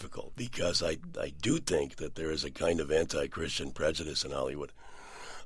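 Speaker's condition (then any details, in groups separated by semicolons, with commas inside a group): Partial laryngectomy for throat cancer, partial, 80% of larynx removed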